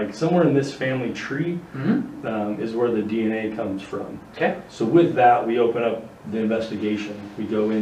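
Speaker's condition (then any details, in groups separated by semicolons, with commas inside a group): No condition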